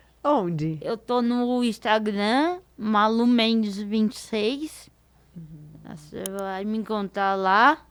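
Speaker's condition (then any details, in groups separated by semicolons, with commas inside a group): Cerebral palsy; diparetic form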